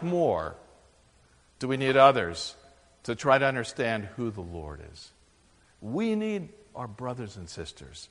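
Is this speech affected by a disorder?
No.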